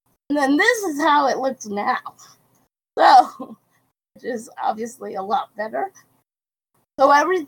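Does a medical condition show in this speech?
Yes: cerebral palsy; diagnosed about age one.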